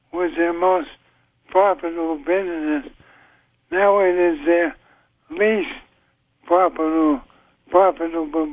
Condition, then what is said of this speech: ALS (motor neuron disease). You can tell my voice is getting softer.